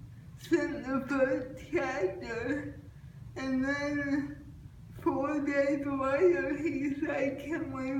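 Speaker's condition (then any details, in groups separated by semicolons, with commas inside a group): Cerebral palsy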